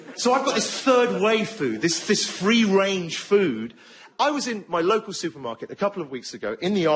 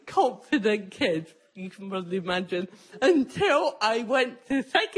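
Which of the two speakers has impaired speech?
The second: cerebral palsy; present from birth, unsteady balance; effects fluctuating lately; speech impediment, not always understood.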